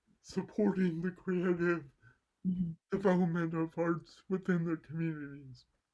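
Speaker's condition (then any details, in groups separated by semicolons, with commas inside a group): Cerebral palsy; mild left side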